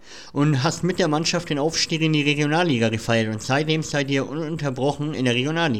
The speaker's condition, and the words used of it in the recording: Cleft palate. Wenn es nach der Norm gehen würde, würde jeder sagen, hör auf mit dem Podcasten, weil man kann das nicht anhören.